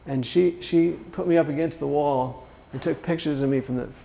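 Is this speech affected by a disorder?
Yes: Parkinson's disease; Parkinson's onset age 41, about 12 years' history, first tremoring hand and no arm swing after thumb surgery, left foot dystonia; timed medication with alarm, exercise beyond comfort zone; says some words are hard or tough to say.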